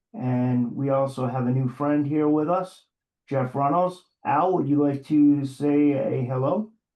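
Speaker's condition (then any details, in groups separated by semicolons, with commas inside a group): No condition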